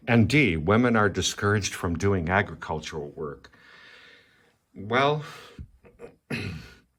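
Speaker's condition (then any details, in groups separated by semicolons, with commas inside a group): No condition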